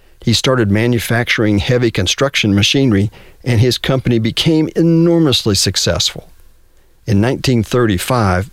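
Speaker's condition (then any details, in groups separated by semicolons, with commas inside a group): No condition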